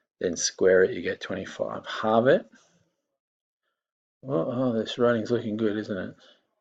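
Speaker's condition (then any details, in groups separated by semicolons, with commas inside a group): No condition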